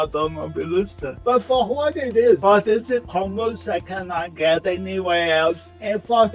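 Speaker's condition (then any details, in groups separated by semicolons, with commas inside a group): Cerebral palsy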